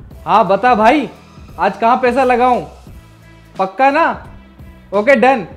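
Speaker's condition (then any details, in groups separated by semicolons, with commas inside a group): No condition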